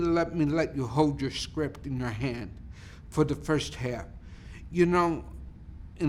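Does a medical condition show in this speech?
Yes: cerebral palsy; speech primarily affected.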